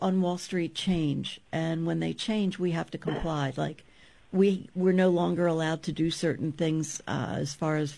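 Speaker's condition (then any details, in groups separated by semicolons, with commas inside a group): No condition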